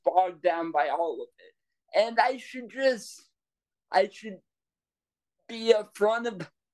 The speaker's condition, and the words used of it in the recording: Cerebral palsy. As you can tell when I'm excited and nervous and have a lot to say, sometimes my voice doesn't keep up with what's in